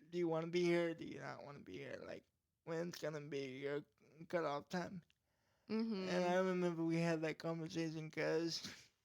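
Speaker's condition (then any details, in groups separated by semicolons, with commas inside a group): Cerebral palsy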